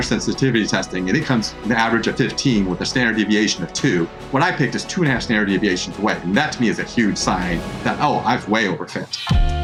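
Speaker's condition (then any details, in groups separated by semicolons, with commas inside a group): No condition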